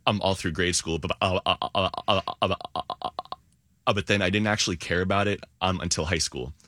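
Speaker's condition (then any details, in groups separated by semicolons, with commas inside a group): Stuttering; stutter since grade school, avoidance reduction therapy in high school and college, National Stuttering Association member; mild stutter, persistent as adult; anticipates stutters on upcoming words, no word substitution, does not avoid stuttering; repeated sounds, prolonged sounds, blocks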